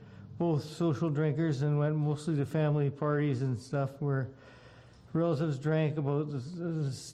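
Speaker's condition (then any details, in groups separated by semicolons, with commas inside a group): Parkinson's disease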